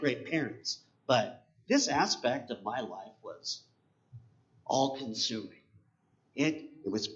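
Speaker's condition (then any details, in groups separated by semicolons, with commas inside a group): Cleft palate; congenital cleft palate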